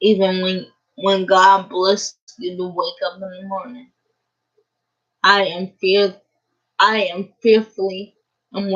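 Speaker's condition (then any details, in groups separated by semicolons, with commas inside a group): Cerebral palsy; uses a wheelchair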